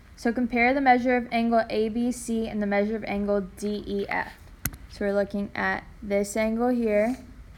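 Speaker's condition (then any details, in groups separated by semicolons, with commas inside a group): No condition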